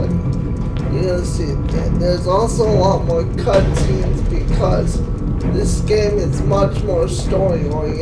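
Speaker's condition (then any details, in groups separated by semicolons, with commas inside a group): Cerebral palsy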